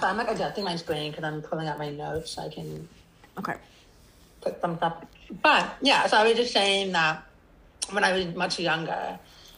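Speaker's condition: Deafness, cochlear implant; no sound without implant or hearing aid, never learned sign language

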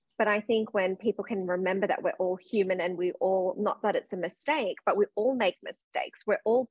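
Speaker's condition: No condition

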